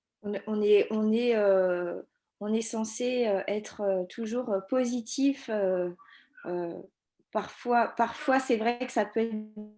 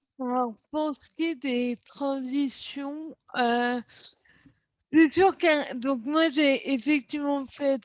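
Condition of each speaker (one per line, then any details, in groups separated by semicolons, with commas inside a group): No condition
Cerebral palsy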